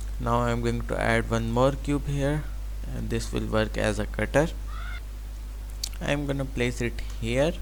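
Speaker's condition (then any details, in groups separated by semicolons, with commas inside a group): No condition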